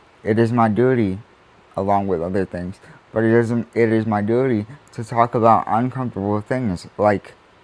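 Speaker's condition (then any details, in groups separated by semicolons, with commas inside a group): Cerebral palsy; spastic quadriplegic, uses wheelchair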